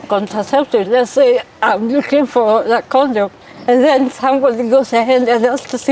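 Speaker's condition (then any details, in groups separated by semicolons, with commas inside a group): Cerebral palsy; from birth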